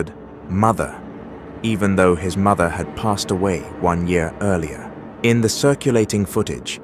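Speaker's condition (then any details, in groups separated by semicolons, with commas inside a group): No condition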